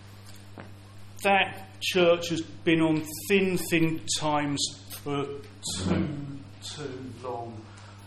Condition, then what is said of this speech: Stuttering. As you'll hear, I have a stammer.